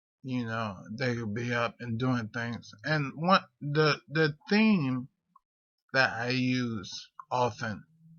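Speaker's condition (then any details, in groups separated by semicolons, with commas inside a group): Multiple sclerosis; deep brain stimulation electrodes for arm tremors; diagnosed at 26, switching to immune-eradicating medication; rambling speech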